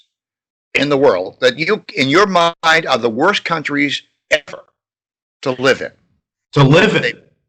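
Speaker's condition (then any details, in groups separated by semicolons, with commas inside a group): No condition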